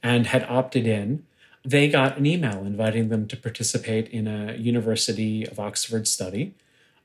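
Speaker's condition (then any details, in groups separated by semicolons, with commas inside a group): No condition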